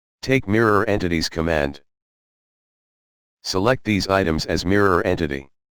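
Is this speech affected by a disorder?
No.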